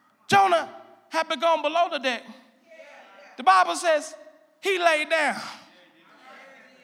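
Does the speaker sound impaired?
No.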